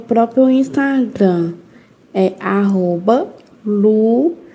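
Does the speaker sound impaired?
Yes: Down syndrome; diagnosed at birth, speech therapy and physiotherapy from 15 days old, difficulty with interpretation, exam reader in school.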